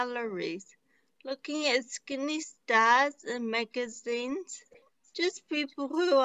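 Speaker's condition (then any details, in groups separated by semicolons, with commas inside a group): Traumatic brain injury; relearned talking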